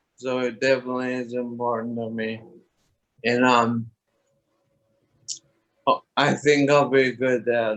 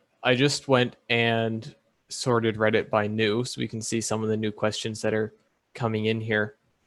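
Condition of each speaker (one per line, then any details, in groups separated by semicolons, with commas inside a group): Toxic leukoencephalopathy, locked-in syndrome; toxic leukoencephalopathy from smoking heroin, white matter damage, progressed to locked-in; stage 4, recovering rapidly; formerly letter board and blinks, relearned diaphragmatic breathing, consciously coordinates each sound
No condition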